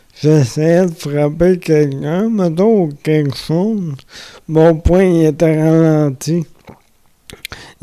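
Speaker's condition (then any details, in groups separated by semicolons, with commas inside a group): Amyotrophic lateral sclerosis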